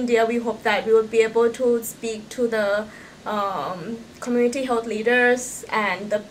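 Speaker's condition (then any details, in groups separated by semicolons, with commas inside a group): No condition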